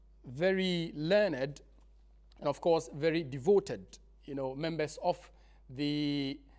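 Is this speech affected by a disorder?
No.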